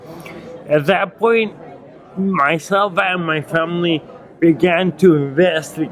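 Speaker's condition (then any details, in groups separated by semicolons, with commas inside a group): Acquired ataxia (lance-adams syndrome); dysarthria, tongue biting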